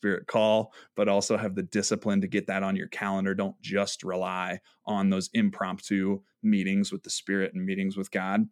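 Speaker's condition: No condition

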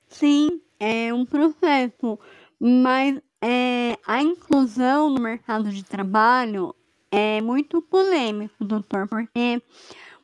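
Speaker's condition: Cleft palate; congenital cleft palate

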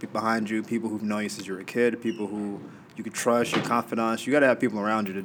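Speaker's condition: No condition

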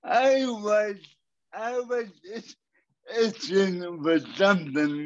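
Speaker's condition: Cerebral palsy; 37 years with condition

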